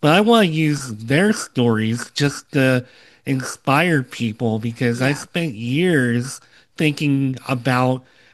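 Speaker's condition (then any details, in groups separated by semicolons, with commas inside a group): Cleft lip and palate, Opitz G/BBB syndrome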